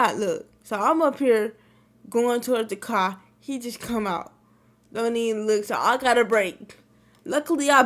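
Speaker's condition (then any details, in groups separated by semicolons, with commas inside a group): Cerebral palsy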